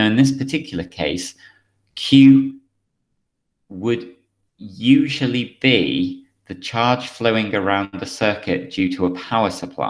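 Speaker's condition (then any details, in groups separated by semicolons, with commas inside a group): No condition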